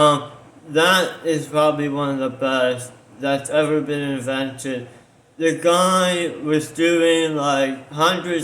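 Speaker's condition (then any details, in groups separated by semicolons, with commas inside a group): Tongue cancer surgery; tongue impaired, cannot pronounce properly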